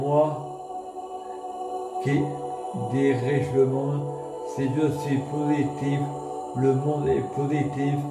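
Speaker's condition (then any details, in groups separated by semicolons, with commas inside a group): Multiple sclerosis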